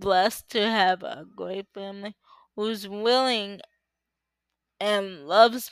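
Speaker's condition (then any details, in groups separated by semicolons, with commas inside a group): Cerebral palsy; uses power wheelchair, depends on others for physical needs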